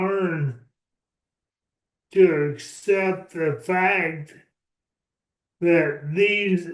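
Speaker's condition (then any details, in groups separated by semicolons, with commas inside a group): ALS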